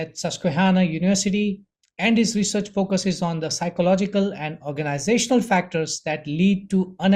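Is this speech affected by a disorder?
No.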